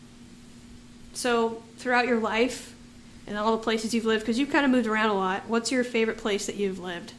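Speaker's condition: No condition

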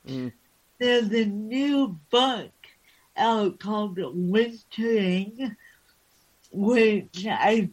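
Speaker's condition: Cerebral palsy

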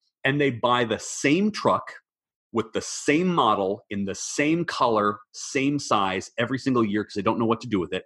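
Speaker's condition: No condition

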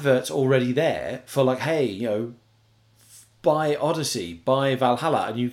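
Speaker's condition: No condition

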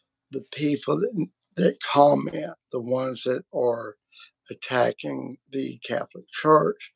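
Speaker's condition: Vocal cord surgery; multiple vocal cord surgeries

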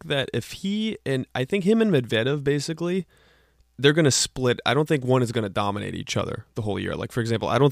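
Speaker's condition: No condition

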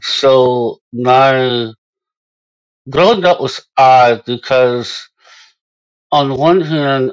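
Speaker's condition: Moebius syndrome; congenital

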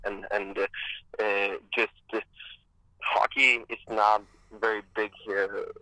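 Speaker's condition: Stuttering; stuttering audible during interview, considers it a barrier to media work; repeated sounds

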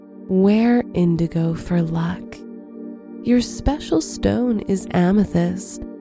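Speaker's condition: No condition

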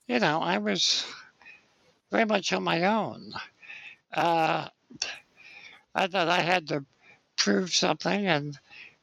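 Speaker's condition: Spinal muscular atrophy; age 60

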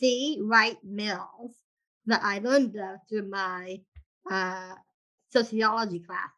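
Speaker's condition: Down syndrome; present from birth

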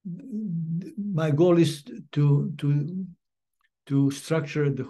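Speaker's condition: Parkinson's disease; began five to six years post-diagnosis

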